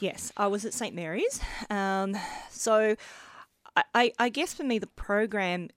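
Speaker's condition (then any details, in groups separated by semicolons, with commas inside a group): Bilateral cleft lip and palate; adult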